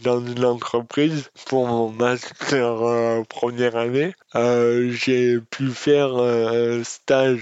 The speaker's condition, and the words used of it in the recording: Dystonia. Donc en fait, la lystonie, c'est euh, une maladie neurologique qui entraîne pour moi euh, un trouble musculaire et de l'éloquence.